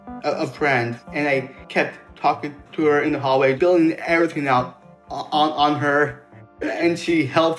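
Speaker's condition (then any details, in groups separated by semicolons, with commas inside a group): Down syndrome; genetic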